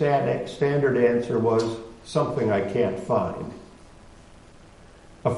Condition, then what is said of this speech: None; typical speech.